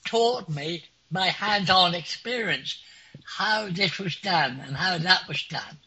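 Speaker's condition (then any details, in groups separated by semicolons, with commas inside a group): Clinically deaf; clinically deaf since school age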